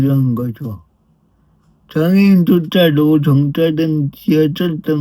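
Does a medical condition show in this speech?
Yes: brain lesion disability.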